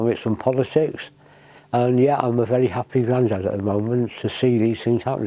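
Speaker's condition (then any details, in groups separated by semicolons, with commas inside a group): Mouth cancer surgery; mouth dries when talking, tongue and lip swelling affect speech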